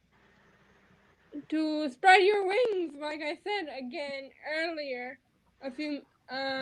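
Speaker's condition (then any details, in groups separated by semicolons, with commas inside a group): Quadriplegic cerebral palsy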